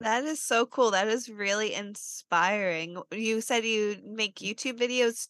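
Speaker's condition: No condition

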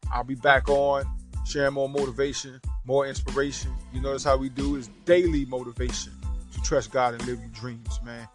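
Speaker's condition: No condition

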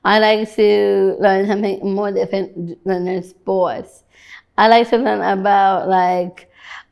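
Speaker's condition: Down syndrome; told of it by mother at about age twenty-one

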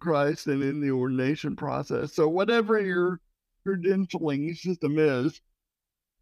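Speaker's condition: Cerebral palsy

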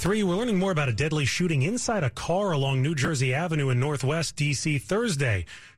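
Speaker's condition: No condition

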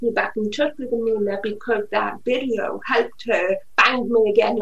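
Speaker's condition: Usher syndrome (deafblindness), profoundly deaf since birth, severe; 5% vision in both eyes, uses cane, hears via cochlear implants, sometimes removes them

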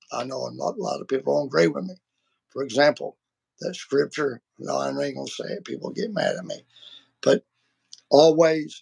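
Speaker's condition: Vocal cord surgery; including laser treatment

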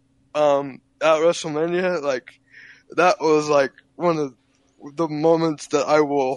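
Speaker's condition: Cerebral palsy, physical only

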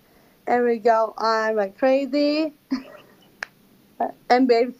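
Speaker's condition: Down syndrome

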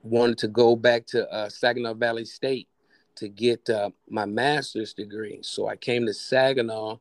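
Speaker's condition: No condition

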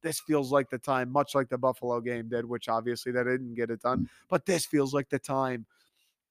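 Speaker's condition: No condition

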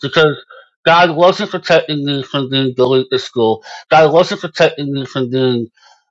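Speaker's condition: Moebius syndrome; congenital

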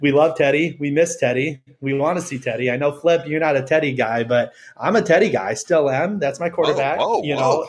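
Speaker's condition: No condition

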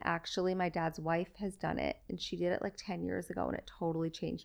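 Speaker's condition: No condition

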